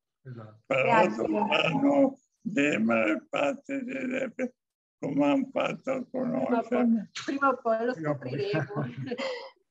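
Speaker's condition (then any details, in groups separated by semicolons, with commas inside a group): Amyotrophic lateral sclerosis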